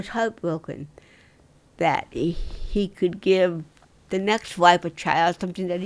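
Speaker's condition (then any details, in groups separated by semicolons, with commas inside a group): Cerebral palsy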